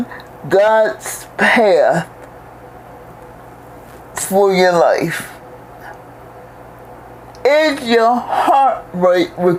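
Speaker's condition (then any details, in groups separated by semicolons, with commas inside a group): Cerebral palsy; most of life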